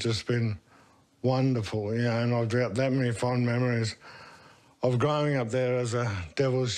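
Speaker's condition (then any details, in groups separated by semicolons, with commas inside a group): Motor neurone disease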